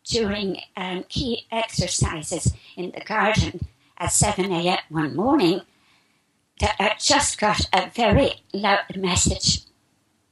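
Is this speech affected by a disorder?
Yes: spasmodic dysphonia; spasmodic dysphonia for past 3 years, described as strangulation of the esophagus; expects to speak perfectly in a few minutes, asks hosts for healing meanwhile.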